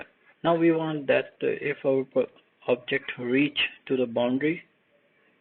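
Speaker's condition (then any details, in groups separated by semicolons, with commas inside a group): No condition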